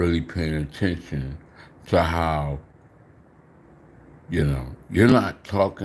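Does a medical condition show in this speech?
Yes: slurred speech.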